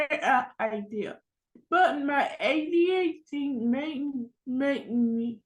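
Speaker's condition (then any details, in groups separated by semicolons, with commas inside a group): Cerebral palsy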